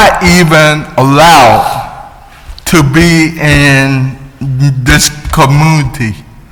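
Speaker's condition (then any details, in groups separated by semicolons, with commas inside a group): Cerebral palsy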